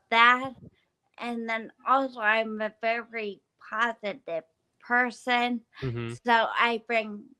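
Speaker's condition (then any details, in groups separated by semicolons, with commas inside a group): Brain injury from boulder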